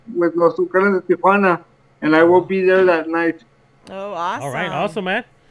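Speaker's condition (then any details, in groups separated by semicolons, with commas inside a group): Cerebral palsy; from birth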